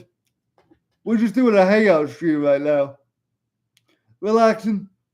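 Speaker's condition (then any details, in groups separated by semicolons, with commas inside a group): Cerebral palsy; voice tone sometimes odd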